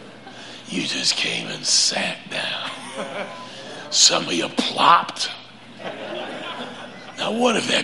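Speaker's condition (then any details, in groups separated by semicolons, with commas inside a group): Laryngeal cancer; no spread on MRI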